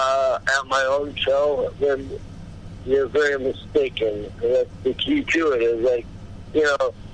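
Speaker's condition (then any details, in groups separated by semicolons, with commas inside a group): Cerebral palsy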